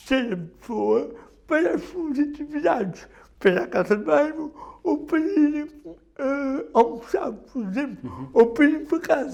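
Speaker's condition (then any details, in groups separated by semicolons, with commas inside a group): Cerebral palsy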